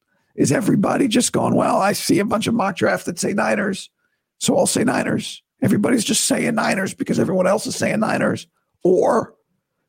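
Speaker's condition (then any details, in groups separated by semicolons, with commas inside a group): Vocal cord surgery recovery; talking painless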